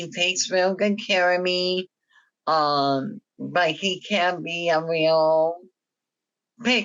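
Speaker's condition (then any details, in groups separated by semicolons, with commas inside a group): Myasthenia gravis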